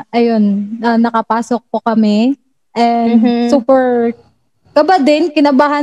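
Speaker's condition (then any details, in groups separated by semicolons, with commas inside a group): No condition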